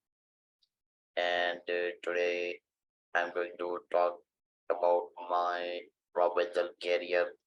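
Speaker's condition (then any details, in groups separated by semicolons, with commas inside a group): Stage IV larynx cancer; 26 years since diagnosis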